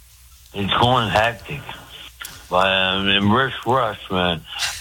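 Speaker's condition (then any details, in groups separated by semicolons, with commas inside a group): Speech impediment; cause unclear, stabbed by girlfriend and hit on head with ashtray years ago; hard to understand, worse on speakerphone with echo and delayed show behind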